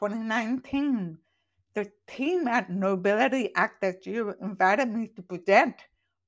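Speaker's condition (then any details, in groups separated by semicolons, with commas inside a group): Profoundly deaf, congenital; born profoundly deaf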